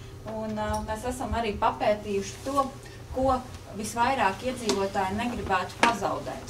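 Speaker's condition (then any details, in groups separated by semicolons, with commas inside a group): No condition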